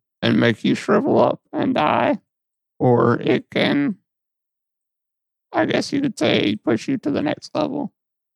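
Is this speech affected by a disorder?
Yes: muscular dystrophy; lifelong, muscle atrophy and weight loss, muscle and fat lost around tailbone, repositioned in bed by mother; lack of physical control over body, sees physical therapist.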